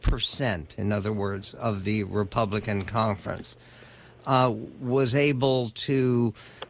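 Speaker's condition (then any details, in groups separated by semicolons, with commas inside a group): No condition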